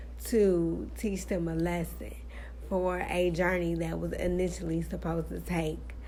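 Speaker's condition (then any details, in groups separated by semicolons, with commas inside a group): Cerebral palsy, spastic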